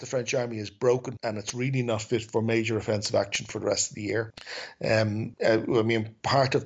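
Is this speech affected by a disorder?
No.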